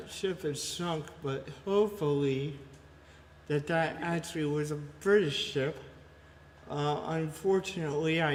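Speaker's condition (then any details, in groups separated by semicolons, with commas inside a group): Cerebral palsy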